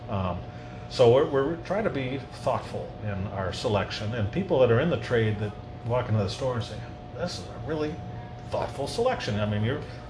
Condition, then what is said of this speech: No condition.